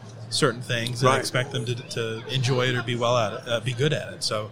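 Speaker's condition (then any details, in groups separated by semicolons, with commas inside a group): No condition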